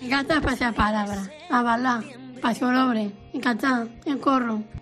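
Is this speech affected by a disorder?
Yes: Down syndrome; trisomy 21, genetic cause; age 39.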